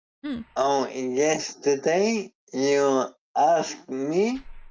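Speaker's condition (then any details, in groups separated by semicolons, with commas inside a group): ALS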